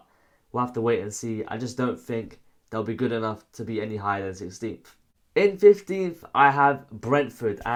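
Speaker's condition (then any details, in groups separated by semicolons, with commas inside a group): No condition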